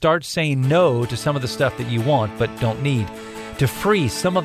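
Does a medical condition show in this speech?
No.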